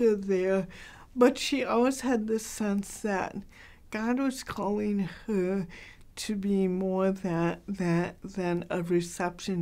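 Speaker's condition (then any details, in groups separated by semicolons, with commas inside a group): Cerebral palsy, mild; hard to understand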